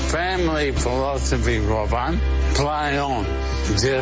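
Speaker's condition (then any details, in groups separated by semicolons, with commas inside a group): Motor neurone disease; first sign was hand weakness, trouble putting pegs on washing line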